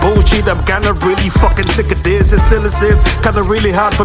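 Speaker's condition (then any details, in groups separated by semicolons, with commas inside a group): No condition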